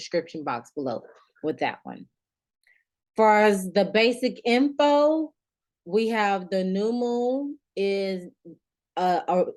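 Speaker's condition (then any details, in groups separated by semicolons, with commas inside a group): No condition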